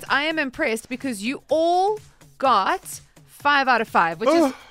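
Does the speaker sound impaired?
No.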